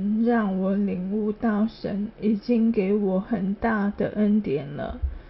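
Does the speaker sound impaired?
Yes: ALS; adult onset, hand weakness, arm muscle atrophy, involuntary muscle twitching throughout body, progressive muscle loss; slower speech, quieter voice.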